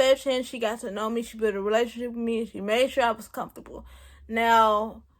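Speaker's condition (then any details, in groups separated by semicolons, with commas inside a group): Cerebral palsy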